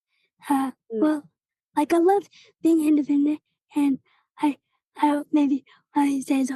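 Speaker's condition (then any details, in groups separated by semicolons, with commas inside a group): Cerebral palsy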